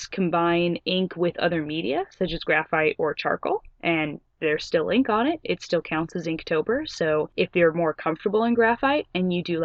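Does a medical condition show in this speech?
No.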